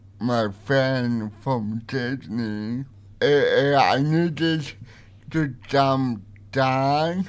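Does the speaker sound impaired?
Yes: cerebral palsy; uses light writer communication device; partly voiced, partly typed audio on light writer communication device.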